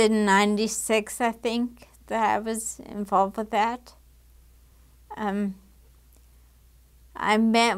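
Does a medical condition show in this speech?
Yes: damaged diaphragm.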